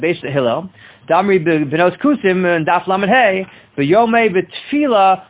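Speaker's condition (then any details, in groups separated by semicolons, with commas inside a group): No condition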